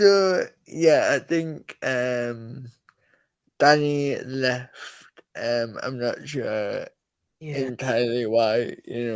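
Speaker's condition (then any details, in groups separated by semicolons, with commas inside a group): Cerebral palsy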